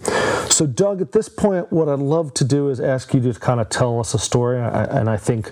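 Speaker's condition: No condition

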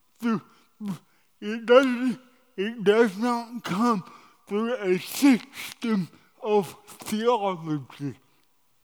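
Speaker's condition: Cerebral palsy

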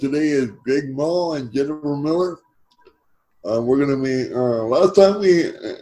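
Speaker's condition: Cerebral palsy; present since birth, Invacare power wheelchair with fitted seat, leg elevation and recline for repositioning; seated in Invacare power wheelchair

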